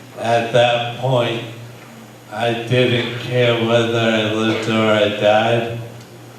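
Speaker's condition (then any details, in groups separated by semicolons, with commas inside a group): Brain injury; breath runs short during sentences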